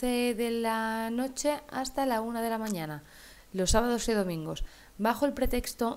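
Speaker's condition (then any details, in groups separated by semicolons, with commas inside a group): No condition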